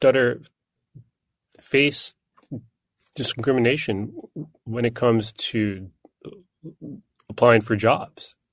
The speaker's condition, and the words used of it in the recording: Stuttering. I never even worry about the prospect of it when I sing.